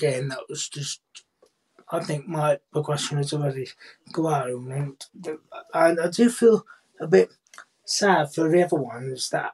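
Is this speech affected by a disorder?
Yes: cerebral palsy, profound hearing loss; speaks clearly despite deafness, BSL first language, primary school speech and language therapy.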